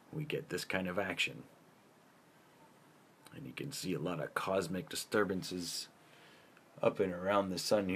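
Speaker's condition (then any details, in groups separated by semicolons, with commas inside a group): No condition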